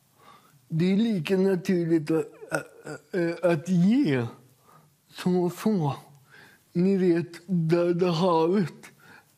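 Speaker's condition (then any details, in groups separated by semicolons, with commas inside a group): Cerebral palsy; uses assistive aids, has personal assistant; speech atypical, jokes listeners might think it is Danish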